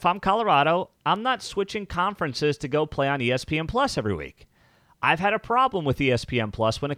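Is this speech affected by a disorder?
No.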